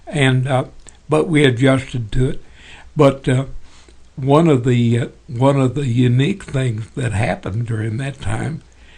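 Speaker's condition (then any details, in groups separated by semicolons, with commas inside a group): Parkinson's; tremors as early symptom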